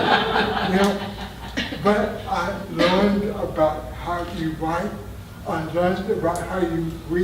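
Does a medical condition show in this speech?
Yes: traumatic brain injury; near-fatal injury.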